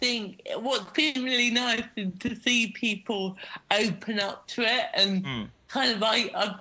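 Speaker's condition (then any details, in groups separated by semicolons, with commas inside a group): Cerebral palsy; cerebral palsy since childhood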